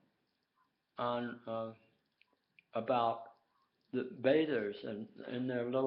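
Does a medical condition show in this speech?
Yes: tongue cancer.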